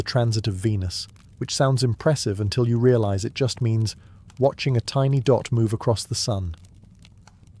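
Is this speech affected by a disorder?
No.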